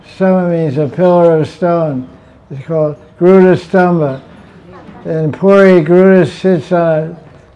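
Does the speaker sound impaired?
Yes: deafness; unsure of microphone volume.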